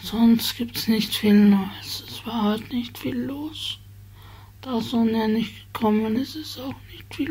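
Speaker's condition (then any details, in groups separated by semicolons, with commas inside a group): Spasticity from birth; multiple sclerosis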